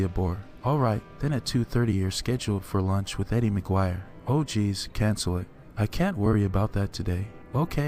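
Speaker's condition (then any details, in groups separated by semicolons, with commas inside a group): No condition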